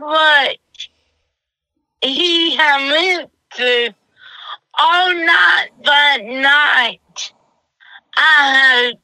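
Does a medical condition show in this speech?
Yes: cerebral palsy; doctor told mother of diagnosis, self-described as half-CP.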